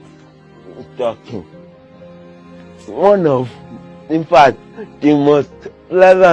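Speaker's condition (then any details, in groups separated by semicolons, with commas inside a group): Cerebral palsy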